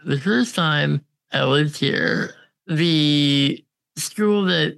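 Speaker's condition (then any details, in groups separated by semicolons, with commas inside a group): Congenital muscular dystrophy; diagnosed at 6 months, chronically physically disabled, doctor predicted inability to thrive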